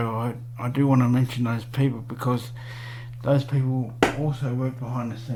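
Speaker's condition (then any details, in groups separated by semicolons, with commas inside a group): Cerebral palsy; 46 years old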